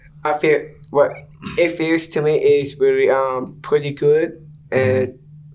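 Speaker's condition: Down syndrome

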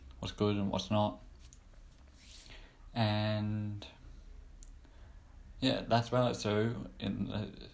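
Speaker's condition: Cerebral palsy; cerebral palsy since birth

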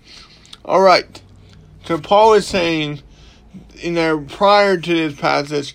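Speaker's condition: Cerebral palsy; ongoing

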